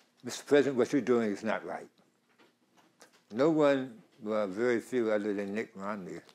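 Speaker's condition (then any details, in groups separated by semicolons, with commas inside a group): Tongue cancer; two types of radiation, later neck cancer, neck surgery; many years since diagnosis, survivor; dry mouth overcome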